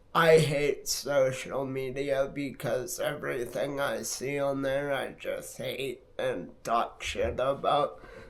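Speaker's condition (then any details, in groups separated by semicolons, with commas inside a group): Multiple sclerosis; affects hands and left arm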